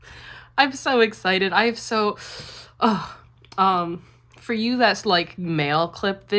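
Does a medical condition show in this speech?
No.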